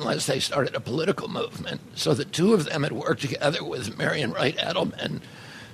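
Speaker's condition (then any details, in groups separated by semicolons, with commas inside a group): Spasmodic dysphonia; sudden onset age 42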